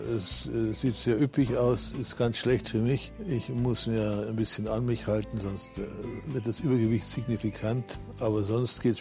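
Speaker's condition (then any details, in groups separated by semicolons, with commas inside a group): Parkinson's disease; now walks with crutches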